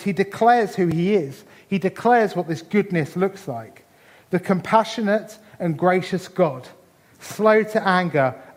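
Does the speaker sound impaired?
No.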